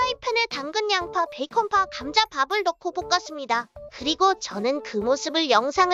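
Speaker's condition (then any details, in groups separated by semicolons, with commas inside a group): No condition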